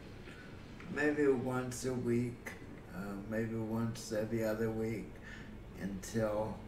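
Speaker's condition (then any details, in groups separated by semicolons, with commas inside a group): Cerebral palsy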